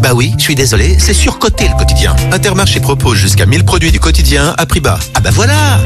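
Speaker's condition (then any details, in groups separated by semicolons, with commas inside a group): No condition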